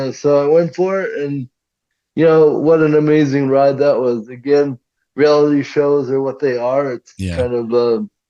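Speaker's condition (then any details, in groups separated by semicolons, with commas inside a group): Cerebral palsy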